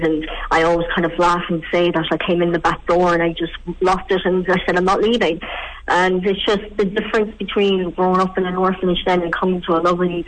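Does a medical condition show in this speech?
Yes: cleft palate; congenital.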